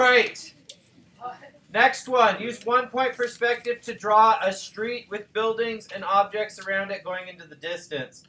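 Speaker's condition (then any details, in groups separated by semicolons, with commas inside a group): No condition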